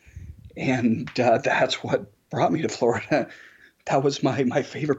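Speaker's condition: Spasmodic dysphonia; voice changes began about 10 years ago, progressively worse over following year, many doctors missed diagnosis; vocal cords break open when speaking, breathy on certain syllables, can still communicate and be heard

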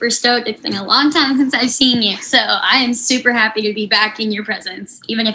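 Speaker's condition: Unilateral cleft lip and palate, severe

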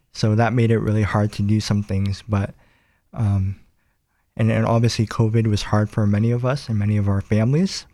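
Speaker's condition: Cleft palate; nose and lip

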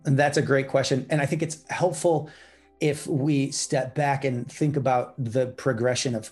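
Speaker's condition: No condition

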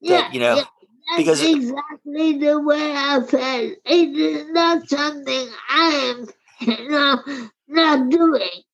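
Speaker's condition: Primary lateral sclerosis; slurred speech, swallowing difficulty at first exam by Dr. Levitz, Lehigh Neurology, speech later forced quitting

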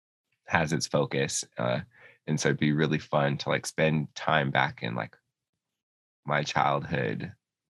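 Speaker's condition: No condition

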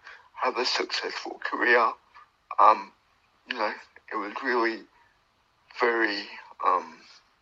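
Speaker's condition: Cerebral palsy; born two months premature

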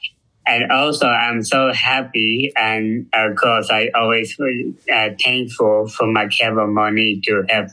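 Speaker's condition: Down syndrome; intellectual disability

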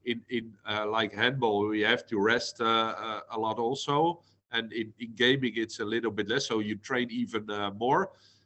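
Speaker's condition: No condition

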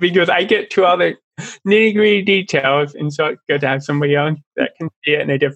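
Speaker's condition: Deafness, born deaf in both ears; struggles with speaking, no full sentences until age five, sign language learned later, still has accent

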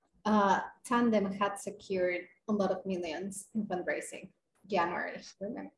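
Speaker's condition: No condition

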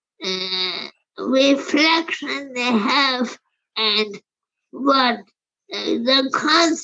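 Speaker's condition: Primary lateral sclerosis; wheelchair use

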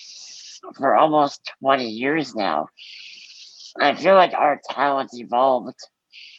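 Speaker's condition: Muscular dystrophy; diagnosed at 4

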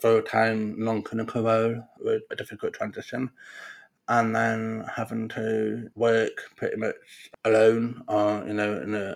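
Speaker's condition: Profound deafness; talks despite consultant predicting no speech and need for sign language

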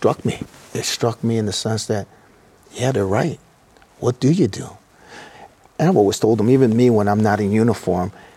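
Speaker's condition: No condition

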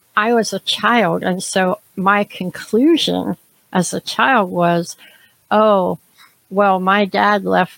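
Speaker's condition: Cleft palate; extremely severe

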